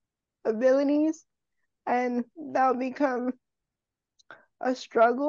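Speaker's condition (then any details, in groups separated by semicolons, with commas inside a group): Cerebral palsy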